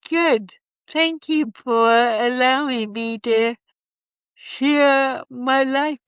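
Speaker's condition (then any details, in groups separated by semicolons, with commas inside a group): Cerebral palsy; from birth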